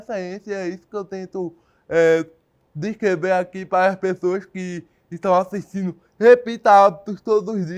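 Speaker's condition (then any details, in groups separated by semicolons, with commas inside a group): Cerebral palsy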